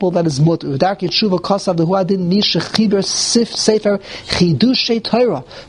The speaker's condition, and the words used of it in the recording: None; typical speech.